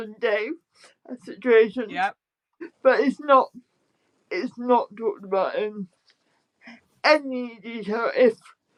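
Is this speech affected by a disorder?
Yes: spastic quadriplegic cerebral palsy.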